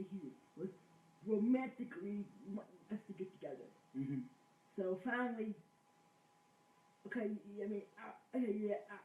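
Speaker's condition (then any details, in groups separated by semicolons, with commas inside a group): Cerebral palsy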